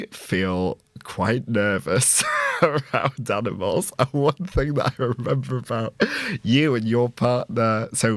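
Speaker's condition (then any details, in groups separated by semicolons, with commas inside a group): No condition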